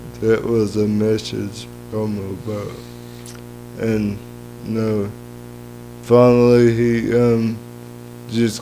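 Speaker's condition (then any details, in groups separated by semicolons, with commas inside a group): Cerebral palsy; lifelong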